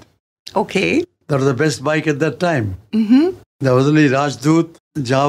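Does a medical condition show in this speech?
No.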